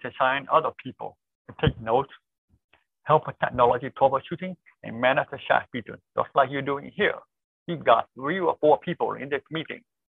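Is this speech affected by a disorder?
Yes: deafness; born deaf, cochlear implant, relies on lip reading and visual media; hears okay with cochlear implant, still needs lip reading and captioning to follow online meetings.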